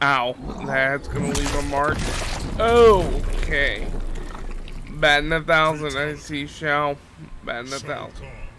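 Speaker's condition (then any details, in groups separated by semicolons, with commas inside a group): Cerebral palsy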